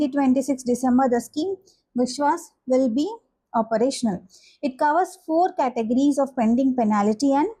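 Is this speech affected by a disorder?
No.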